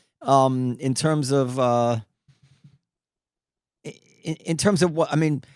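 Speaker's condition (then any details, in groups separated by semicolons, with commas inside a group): No condition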